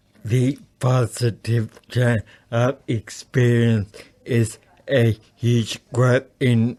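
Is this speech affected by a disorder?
Yes: acquired brain injury.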